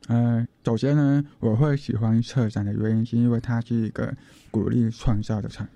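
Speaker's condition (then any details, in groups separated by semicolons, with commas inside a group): Hearing impairment; wears hearing aids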